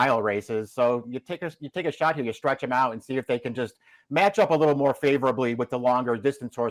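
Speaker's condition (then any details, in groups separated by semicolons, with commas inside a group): No condition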